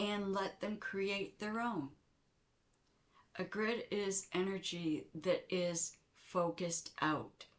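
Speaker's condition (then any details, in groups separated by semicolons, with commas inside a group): No condition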